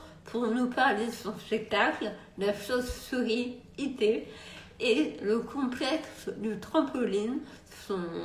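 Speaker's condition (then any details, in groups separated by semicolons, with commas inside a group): Multiple sclerosis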